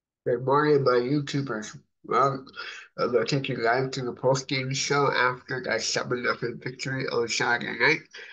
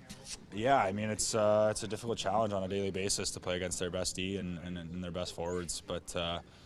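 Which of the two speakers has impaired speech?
The first: cerebral palsy; from birth, affects brain and body muscles.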